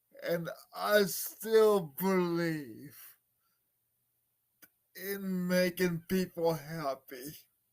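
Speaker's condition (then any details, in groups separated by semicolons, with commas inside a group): Cerebral palsy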